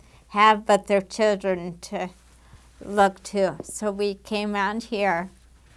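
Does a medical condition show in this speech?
Yes: damaged diaphragm.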